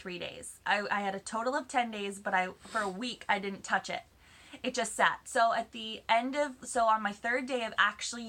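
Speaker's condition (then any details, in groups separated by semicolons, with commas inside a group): No condition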